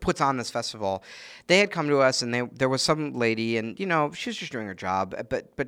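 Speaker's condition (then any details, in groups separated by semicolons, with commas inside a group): No condition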